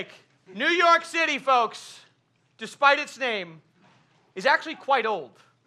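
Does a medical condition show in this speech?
No.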